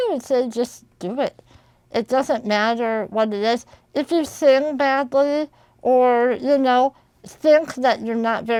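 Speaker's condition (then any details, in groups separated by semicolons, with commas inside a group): Spinal muscular atrophy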